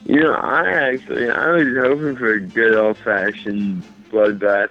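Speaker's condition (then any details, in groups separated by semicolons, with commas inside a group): Mild cerebral palsy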